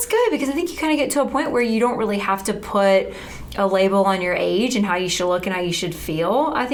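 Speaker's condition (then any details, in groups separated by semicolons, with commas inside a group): No condition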